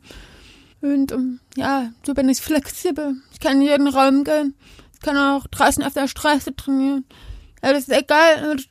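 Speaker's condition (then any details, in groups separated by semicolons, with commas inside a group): Deafness; not hard of hearing, spoken language as mother tongue, hearing school, sign language learned later; lip-reads hosts without interpreter, vest and wristband device at home; speaks aloud and signs, bilingual, voice different and louder, hearing people forget deafness because she speaks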